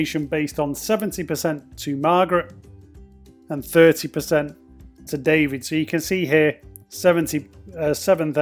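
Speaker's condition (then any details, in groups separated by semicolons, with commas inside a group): No condition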